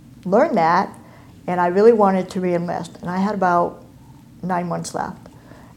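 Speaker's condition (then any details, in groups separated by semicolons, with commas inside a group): Cleft palate and cleft lip; mouth wired shut 12 weeks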